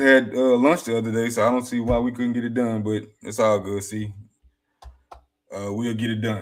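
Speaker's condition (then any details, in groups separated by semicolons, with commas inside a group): No condition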